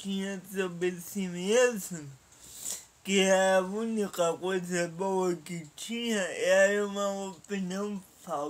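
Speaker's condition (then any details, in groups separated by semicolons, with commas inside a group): Paralysis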